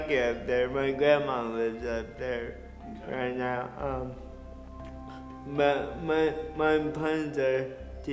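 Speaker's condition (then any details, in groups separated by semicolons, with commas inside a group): Cerebral palsy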